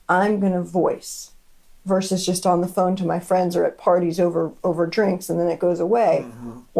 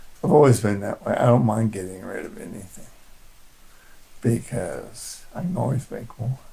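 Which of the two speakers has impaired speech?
The second: Parkinson's disease; poor balance, long history of shaking, brain surgery discussed.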